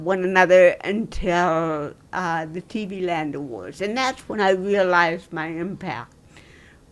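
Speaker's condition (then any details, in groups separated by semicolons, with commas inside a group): Cerebral palsy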